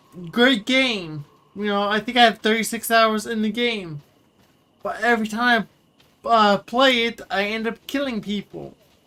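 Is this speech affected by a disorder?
Yes: cerebral palsy; wheelchair user.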